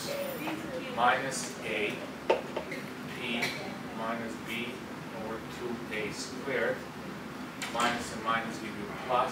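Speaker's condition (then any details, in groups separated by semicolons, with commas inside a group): No condition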